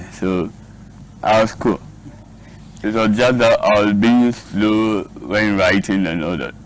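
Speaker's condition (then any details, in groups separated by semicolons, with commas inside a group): Cerebral palsy; speech therapy, speech improved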